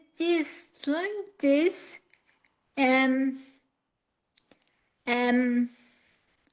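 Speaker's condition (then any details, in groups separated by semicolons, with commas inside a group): Acquired ataxia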